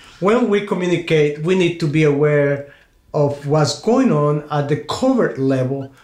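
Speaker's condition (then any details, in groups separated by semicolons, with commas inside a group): No condition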